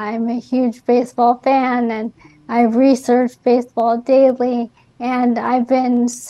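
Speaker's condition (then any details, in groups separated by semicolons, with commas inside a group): ALS; diagnosed before age 30, atypical for young female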